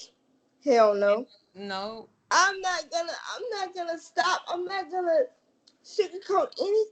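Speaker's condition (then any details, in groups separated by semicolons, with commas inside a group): Cerebral palsy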